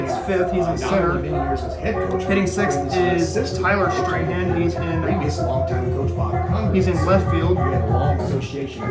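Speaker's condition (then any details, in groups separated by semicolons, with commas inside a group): No condition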